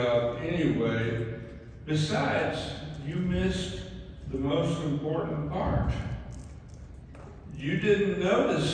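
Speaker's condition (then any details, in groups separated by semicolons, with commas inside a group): ALS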